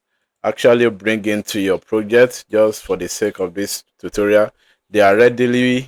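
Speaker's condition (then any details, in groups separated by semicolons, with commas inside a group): No condition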